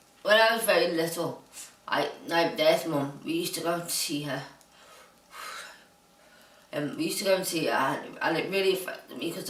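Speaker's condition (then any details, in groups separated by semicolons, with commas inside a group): Huntington's disease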